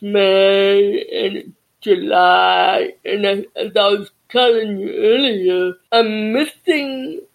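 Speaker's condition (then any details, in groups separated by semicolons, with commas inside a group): Deafness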